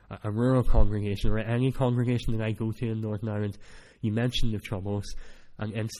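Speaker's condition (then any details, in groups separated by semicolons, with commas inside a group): Cleft palate; speech not that clear at times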